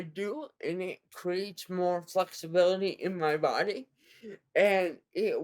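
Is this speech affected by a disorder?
Yes: cerebral palsy; present from birth, severe.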